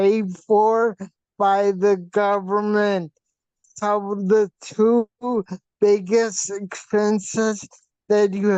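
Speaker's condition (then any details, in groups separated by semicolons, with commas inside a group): Facial paralysis from hydrocephalus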